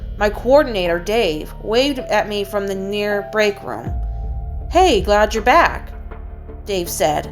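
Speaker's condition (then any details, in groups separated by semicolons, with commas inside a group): No condition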